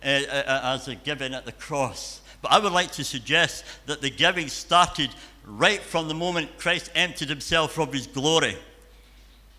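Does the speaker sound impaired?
Yes: cleft palate and cleft lip.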